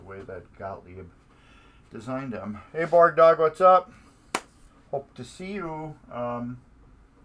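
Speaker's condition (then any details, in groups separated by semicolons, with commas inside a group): No condition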